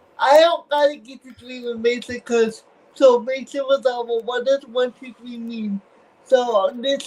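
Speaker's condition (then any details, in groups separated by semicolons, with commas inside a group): Cerebral palsy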